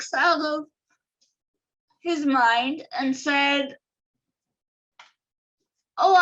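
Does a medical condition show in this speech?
Yes: cerebral palsy.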